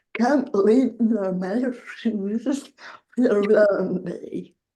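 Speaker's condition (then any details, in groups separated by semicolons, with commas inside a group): Generalized dystonia; generalized, leg weakness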